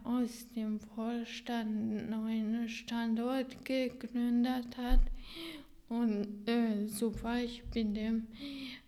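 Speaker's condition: Ataxia; hereditary ataxia, nerve disease, 100% disability status assessed last year; pronounced, several years since onset, weekly speech, occupational and physiotherapy, rehab clinic exercises; limited speech ability, communication impaired

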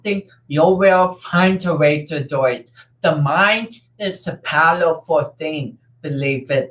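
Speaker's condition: Cerebral palsy; affects speech and coordination

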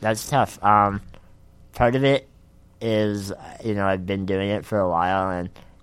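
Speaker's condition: Spinal muscular atrophy; uses expensive wheelchair

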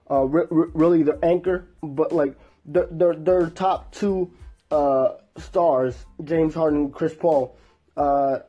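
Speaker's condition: Stuttering; may stutter during podcast; repeated sounds, repeated words, blocks

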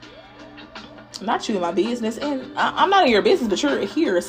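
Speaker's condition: No condition

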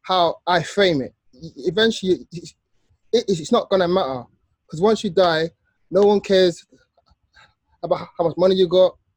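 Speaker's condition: Stutter; ongoing speech work; tries to avoid stuttering, fear of stuttering and listener judgment; repeated sounds, blocks

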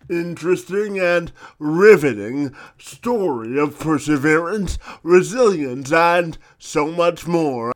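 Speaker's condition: Cerebral palsy; daily obstacles and challenges

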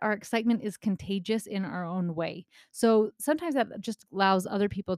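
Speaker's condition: No condition

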